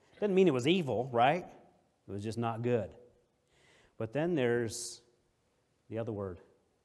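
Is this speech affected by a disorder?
No.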